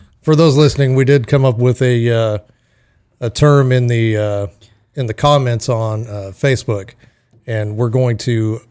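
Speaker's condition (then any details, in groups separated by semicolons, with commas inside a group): No condition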